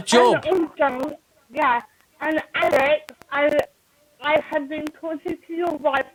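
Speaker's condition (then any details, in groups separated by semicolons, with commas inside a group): Cerebral palsy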